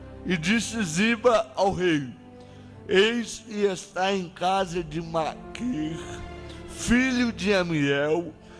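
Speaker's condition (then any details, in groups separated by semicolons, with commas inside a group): Cerebral palsy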